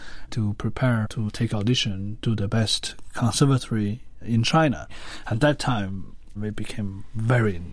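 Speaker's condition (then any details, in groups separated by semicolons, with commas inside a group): No condition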